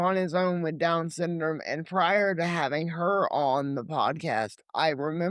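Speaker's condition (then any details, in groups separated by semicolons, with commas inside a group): Cerebral palsy; limited mobility, legs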